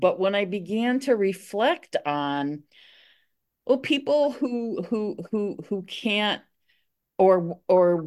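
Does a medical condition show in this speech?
Yes: stuttering; at times disabling, including its emotional complexity; past avoidance of phone calls and of situations where stuttering might happen, feared being heard stuttering; here repeated words, blocks.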